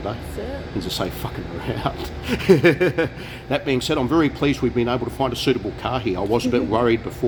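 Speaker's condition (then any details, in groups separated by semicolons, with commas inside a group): No condition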